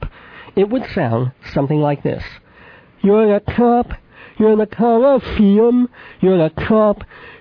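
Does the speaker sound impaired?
Yes: cleft palate with lisp, mild; congenital cleft palate and cleft lip.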